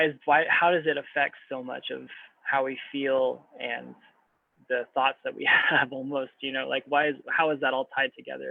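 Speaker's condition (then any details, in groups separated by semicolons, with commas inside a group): No condition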